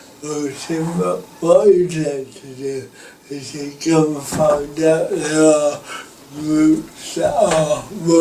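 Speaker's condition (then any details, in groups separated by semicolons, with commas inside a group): Cerebral palsy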